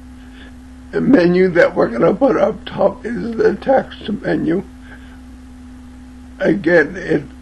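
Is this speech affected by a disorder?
Yes: cerebellar ataxia from brain tumour.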